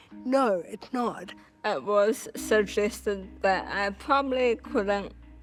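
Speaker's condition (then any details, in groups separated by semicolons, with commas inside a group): Cerebral palsy, hemiplegia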